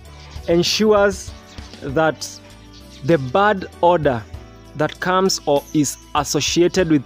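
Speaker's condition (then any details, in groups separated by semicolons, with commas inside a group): No condition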